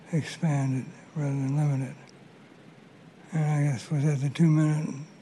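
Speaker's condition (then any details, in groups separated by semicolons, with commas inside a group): Parkinson's disease; about 20 years since onset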